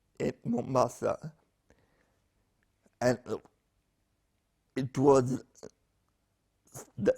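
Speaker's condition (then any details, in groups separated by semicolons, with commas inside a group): Spastic paraplegia with essential tremor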